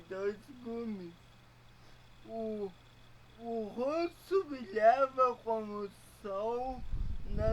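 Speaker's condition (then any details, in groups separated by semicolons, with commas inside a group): Paralysis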